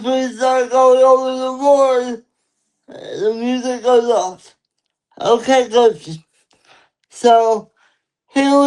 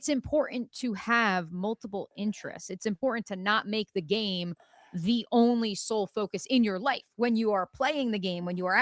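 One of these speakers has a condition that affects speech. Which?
The first: cerebral palsy; lifelong; limited energy.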